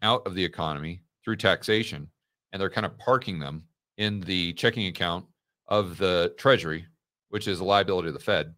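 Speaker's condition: No condition

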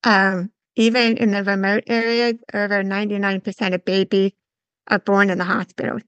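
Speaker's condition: Severe to profound hearing loss; congenital, diagnosed in England, hearing aids from 11 months, cochlear implant one side; cochlear implant on one side about 10 years ago, earlier body, analog, digital hearing aids; learned to listen and speak through early intervention in England

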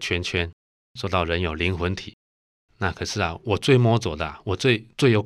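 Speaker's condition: No condition

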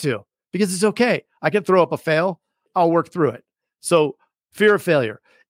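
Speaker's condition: No condition

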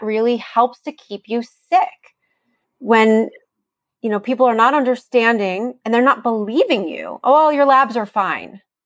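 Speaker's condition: No condition

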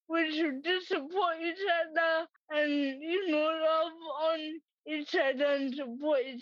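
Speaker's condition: Cerebral palsy; scribbled instead of writing

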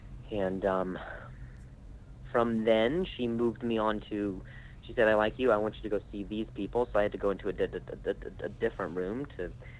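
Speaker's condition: Stutter; acquired stutter after traumatic brain injury and concussion from freak softball injury, motor skills also affected; stutters now, tells audiences early about the stutter to put them at ease; stuttered speech; repeated sounds, prolonged sounds

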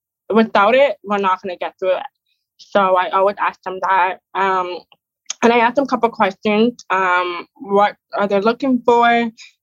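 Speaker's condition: Deafness; hard of hearing, caused by medication, hearing aids; speaks confidently in spoken conversation

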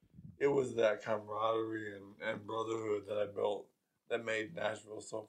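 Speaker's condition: ALS

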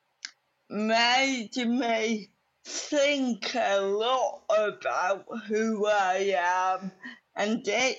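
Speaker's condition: Cerebral palsy; in her 30s

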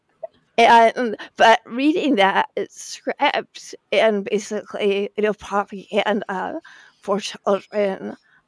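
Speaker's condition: Spasmodic dysphonia; vocal cord disorder, diagnosed after praying for normal voice, repeated Botox injections silenced voice; Botox injections given up years ago, speaking without treatment; voice may sound like glitching audio, shaky, likened to NPR host Diane Rehm

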